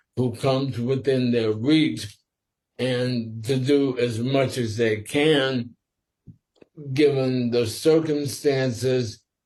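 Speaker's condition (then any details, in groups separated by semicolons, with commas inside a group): Sporadic ALS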